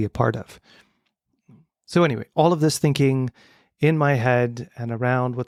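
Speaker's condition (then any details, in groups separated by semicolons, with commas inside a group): No condition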